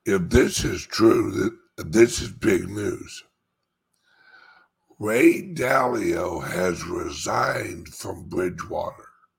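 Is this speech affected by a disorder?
Yes: speech impediment; slight speech impediment.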